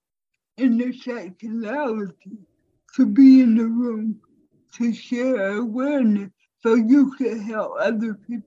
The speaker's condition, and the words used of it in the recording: Cerebral palsy. Instead of asking me, because they feel like if I got a speaking impairment, I must have a cognitive disability as well.